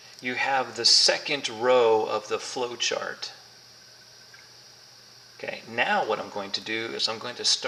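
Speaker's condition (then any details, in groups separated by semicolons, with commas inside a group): No condition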